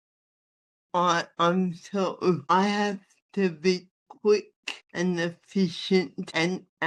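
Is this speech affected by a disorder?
Yes: athetoid spastic cerebral palsy.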